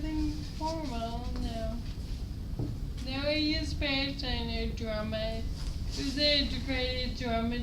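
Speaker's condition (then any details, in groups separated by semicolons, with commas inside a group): Dysarthria; diagnosed at 13, uses wheelchair, speech program 3 years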